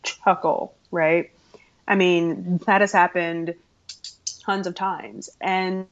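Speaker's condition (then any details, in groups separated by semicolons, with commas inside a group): Stuttering; stuttering since around age 3, past speech therapy, largely stopped talking for about 5 years; formerly hid stuttering by switching words, deep breaths, fillers like ums and ahs, avoided talking; prolonged sounds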